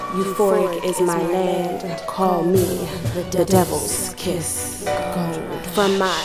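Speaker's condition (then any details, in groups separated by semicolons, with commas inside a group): No condition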